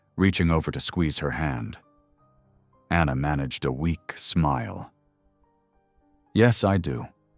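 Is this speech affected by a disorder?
No.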